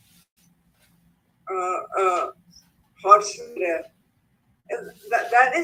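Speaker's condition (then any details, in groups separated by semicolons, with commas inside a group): Cerebral palsy; speech affected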